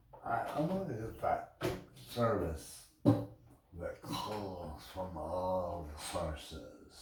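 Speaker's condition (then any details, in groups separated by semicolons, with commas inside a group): Brain injury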